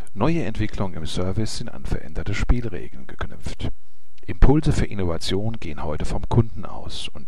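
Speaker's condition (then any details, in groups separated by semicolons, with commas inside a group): No condition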